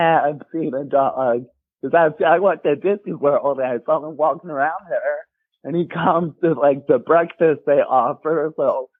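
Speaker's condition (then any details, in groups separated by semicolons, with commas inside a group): Muscular dystrophy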